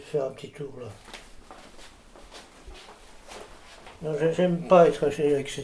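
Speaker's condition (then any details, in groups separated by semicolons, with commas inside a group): Parkinson's disease; needs help standing, uses a fauteuil, treated by Parkinson specialist Rendel; on medication incl. Sinemet, Équanil, constant sleepiness, sleep disturbances, fatigue; pronunciation difficulties, occasional word-finding difficulty, stumbled naming own illness, called it Alzheimer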